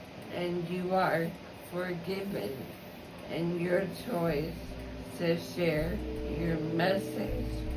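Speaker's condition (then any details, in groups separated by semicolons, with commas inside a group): ALS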